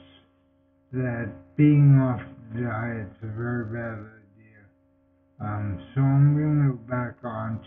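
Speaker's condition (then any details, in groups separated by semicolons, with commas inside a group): Multiple sclerosis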